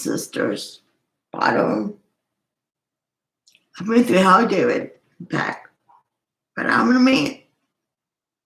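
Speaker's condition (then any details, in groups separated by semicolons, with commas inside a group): Cerebral palsy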